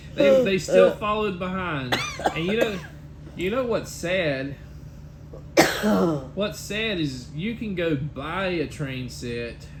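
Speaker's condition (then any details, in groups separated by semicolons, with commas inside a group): No condition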